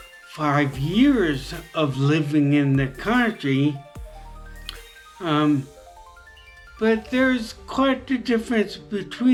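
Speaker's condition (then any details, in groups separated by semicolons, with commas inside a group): Traumatic brain injury; very debilitating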